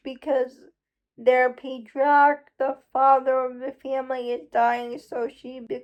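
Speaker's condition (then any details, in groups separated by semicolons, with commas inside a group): Cerebral palsy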